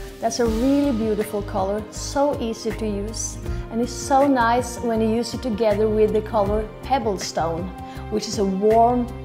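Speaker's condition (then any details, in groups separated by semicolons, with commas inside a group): No condition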